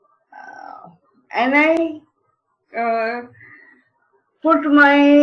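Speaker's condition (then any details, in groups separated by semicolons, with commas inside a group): Cerebral palsy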